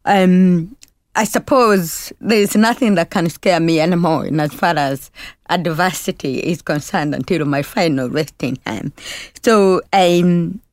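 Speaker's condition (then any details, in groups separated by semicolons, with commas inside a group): Deafness (Usher syndrome); did not speak well while growing up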